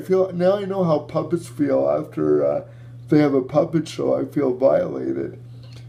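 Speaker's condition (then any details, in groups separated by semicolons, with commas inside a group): Cerebral palsy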